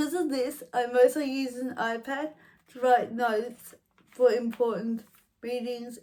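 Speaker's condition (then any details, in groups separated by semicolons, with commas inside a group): Cerebral palsy, mild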